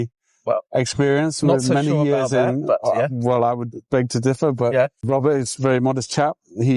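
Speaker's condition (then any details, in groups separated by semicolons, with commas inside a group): No condition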